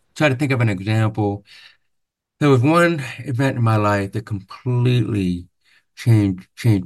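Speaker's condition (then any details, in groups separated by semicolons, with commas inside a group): Profound hearing loss, deaf accent; congenital very severe to profound hearing loss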